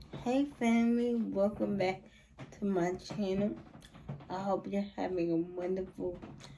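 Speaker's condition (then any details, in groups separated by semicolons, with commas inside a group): Cerebral palsy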